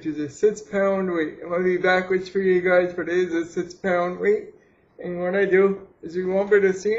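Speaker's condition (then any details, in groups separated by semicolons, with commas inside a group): Cerebral palsy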